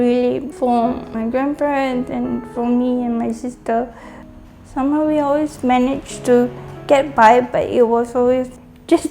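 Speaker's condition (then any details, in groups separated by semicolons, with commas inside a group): Cerebral palsy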